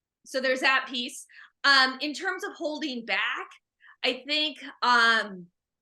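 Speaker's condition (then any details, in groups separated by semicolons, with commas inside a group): No condition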